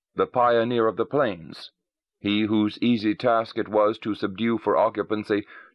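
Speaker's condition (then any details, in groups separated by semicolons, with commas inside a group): No condition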